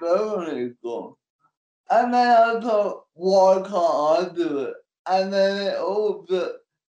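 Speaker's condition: Cerebral palsy; getting on and off stage

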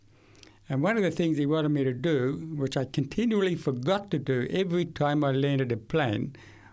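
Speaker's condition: Severe to profound hearing loss, acquired, from meningitis at age 8; decades since onset

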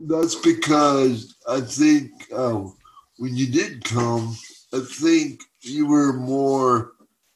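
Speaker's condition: Cerebral palsy; present from birth, uses wheelchair for mobility

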